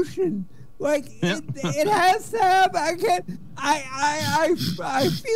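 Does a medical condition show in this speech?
Yes: cerebral palsy.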